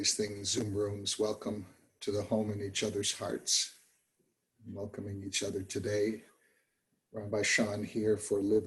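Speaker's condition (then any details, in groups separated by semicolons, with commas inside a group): No condition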